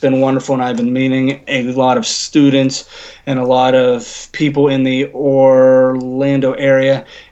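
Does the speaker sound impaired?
Yes: stuttering; covert stuttering, hidden for years, struggled with speech since early years; went back to speech therapy as adult, now open about stuttering, National Stuttering Association member since 2006; stuttered badly when nervous or anxious, sometimes only mild, avoided speaking roles, chose behind-camera work; here prolonged sounds.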